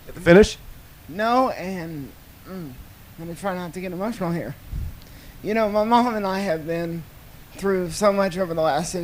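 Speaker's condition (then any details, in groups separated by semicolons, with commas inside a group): Cerebral palsy; lifelong wheelchair user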